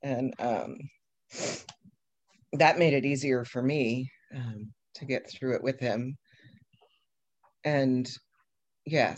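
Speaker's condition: No condition

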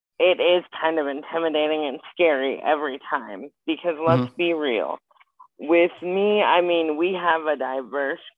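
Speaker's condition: Spastic quadriplegic cerebral palsy; age 27

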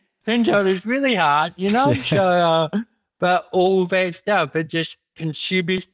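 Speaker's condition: Cerebral palsy; congenital

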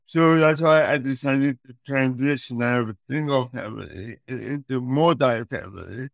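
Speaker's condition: Cerebral palsy; affects speech

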